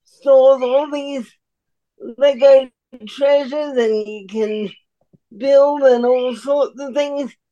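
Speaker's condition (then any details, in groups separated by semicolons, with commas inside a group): Cerebral palsy; uses about three fingers on right hand to manipulate lego bricks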